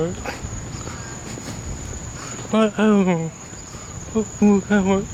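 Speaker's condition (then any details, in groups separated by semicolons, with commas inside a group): Cerebral palsy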